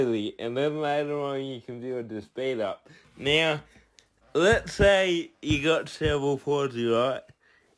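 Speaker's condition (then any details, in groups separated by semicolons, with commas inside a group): Cerebral palsy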